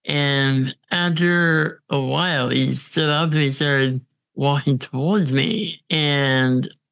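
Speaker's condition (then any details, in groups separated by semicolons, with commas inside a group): Congenital muscular dystrophy; on a ventilator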